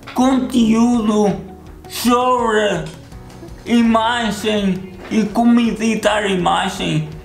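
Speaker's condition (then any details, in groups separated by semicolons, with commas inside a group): Cerebral palsy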